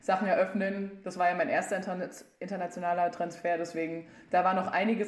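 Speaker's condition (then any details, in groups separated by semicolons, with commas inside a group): No condition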